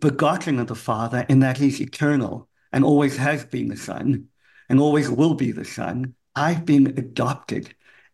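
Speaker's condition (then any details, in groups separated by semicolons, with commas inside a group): Cleft palate; congenital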